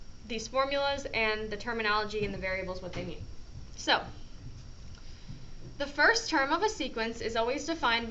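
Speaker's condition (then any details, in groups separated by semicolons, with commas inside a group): No condition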